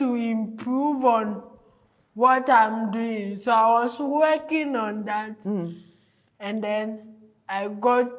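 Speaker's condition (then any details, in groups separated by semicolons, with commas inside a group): Cerebral palsy; from birth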